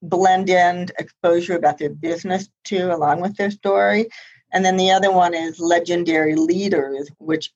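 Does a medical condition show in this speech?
Yes: profound hearing loss; congenital profound hearing loss, mostly higher frequencies, hearing aids tried repeatedly but never worked well enough; relies on lip reading and body language.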